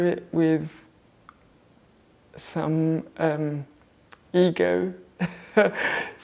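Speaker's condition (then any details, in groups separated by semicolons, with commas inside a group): Cerebral palsy; left-sided muscle tension; very minor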